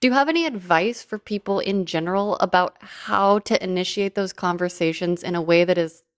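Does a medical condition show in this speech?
No.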